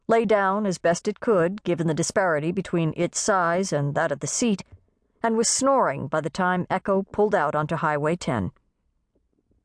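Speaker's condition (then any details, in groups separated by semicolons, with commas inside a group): No condition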